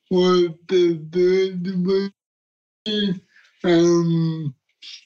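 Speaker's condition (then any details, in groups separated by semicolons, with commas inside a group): Cerebral palsy; adapted wheelchair boxer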